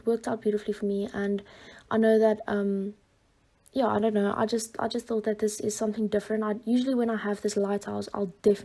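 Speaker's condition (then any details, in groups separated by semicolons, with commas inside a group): No condition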